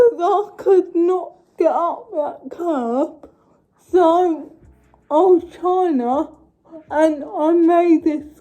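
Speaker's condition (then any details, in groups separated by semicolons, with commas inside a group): Cerebral palsy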